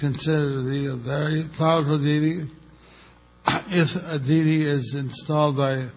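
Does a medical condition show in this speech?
Yes: stroke with facial paralysis; stroke a little over a year ago, one side of face a little paralyzed; pronunciation less clear than before due to partial facial paralysis.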